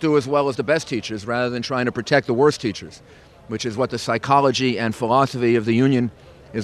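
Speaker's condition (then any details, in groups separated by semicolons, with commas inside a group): No condition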